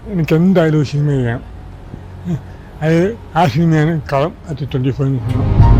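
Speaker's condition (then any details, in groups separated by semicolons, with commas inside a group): Cerebral palsy; speech hard for listeners, needed weeks to adjust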